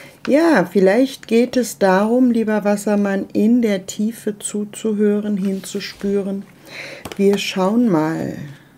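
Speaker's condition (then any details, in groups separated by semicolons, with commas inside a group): No condition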